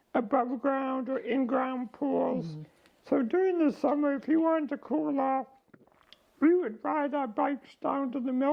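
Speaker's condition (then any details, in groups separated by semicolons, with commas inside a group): ALS; diagnosed about 15 months ago, declining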